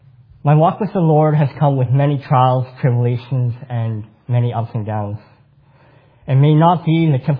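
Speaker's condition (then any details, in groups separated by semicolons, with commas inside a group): Cleft palate; congenital cleft palate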